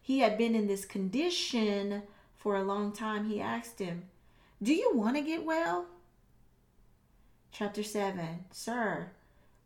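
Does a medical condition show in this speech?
No.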